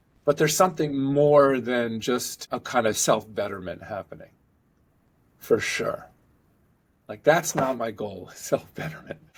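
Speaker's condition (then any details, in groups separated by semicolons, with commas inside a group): No condition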